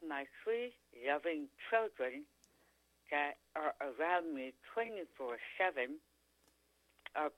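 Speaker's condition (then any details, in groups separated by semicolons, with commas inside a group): Tongue cancer; speaking and eating again after surgery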